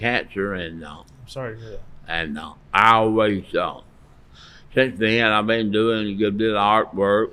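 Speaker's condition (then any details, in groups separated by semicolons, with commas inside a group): Parkinson's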